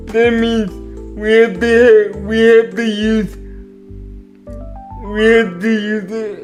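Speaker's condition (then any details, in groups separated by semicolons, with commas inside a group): Cerebral palsy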